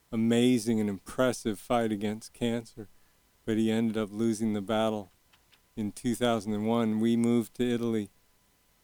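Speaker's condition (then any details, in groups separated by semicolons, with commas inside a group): Young onset Parkinson's disease; deep brain stimulation surgery at Stanford 3 years ago, constant current, symptoms well managed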